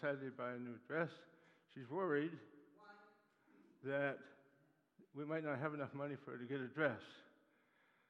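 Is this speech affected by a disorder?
Yes: Parkinson's disease; Parkinson's with acute demyelinating neuropathy, Parkinson's attacks muscles, neuropathy attacks nerves; in therapy sessions working on walking.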